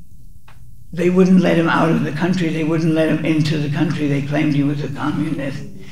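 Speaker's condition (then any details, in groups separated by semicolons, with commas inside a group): Parkinson's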